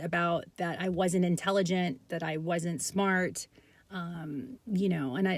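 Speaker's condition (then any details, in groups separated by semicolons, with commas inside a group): No condition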